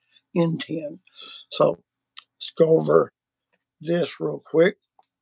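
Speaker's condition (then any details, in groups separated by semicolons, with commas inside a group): Vocal cord surgery; including laser treatment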